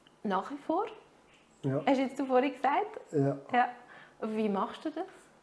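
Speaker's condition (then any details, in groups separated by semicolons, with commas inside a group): No condition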